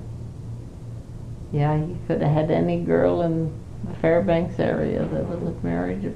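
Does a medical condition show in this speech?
Yes: Parkinson's; Parkinson's for 5 years.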